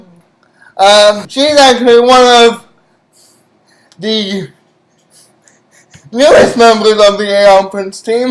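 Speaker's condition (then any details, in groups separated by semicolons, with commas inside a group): Cerebral palsy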